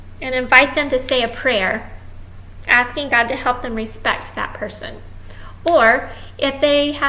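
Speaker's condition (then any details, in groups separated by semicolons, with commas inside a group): No condition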